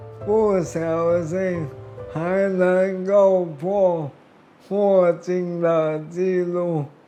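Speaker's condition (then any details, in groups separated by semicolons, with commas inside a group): Motor neuron disease; affects speech and movement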